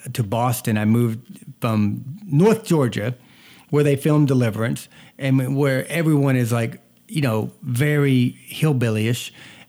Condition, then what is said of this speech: Stuttering. I could probably get rid of some of my lisp and some of my stutter.